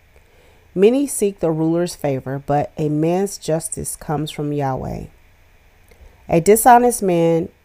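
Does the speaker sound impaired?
No.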